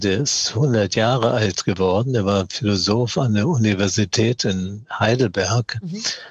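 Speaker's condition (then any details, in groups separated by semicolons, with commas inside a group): Parkinson's disease; mild course so far, still trembles, diet and sport to slow progression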